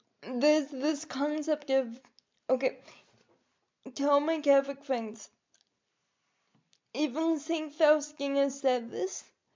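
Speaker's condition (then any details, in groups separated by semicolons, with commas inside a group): Cerebral palsy; able to articulate and speak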